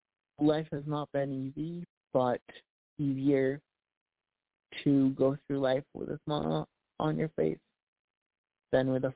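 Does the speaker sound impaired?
Yes: cerebral palsy; past challenges speaking up, voice improved over last year, spanish speaker with limited english.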